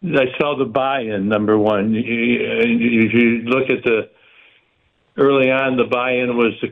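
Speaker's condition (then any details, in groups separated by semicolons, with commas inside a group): Parkinson's; stays active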